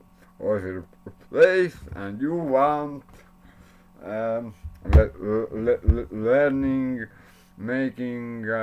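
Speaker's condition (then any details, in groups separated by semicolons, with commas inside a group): Cerebral palsy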